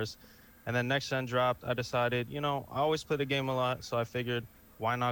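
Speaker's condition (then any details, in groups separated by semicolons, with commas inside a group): No condition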